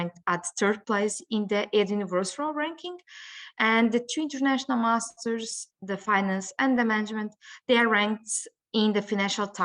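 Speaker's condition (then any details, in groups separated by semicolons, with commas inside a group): No condition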